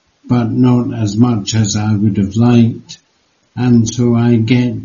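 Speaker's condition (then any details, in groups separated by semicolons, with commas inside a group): Parkinson's disease; tends to slur words, speaks more slowly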